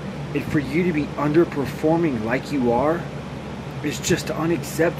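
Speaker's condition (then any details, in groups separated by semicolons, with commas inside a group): No condition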